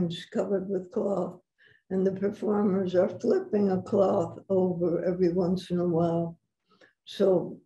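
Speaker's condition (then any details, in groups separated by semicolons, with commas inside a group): Parkinson's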